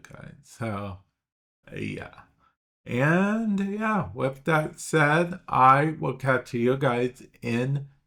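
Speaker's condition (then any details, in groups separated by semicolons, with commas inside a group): Traumatic brain injury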